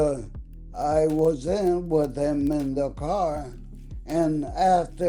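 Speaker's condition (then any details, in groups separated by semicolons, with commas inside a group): ALS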